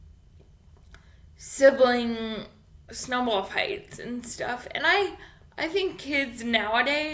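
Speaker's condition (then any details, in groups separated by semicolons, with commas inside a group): Cerebral palsy; infant ventilator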